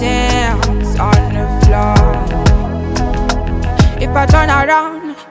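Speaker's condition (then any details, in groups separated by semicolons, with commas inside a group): No condition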